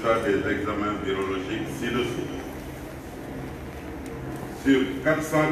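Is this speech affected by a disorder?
No.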